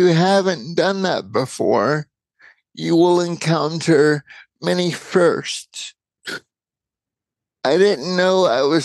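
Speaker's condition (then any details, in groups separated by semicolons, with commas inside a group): Cerebral palsy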